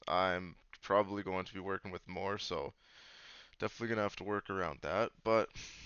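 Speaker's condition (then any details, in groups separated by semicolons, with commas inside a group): No condition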